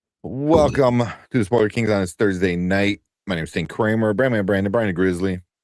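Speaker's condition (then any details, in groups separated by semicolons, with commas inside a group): No condition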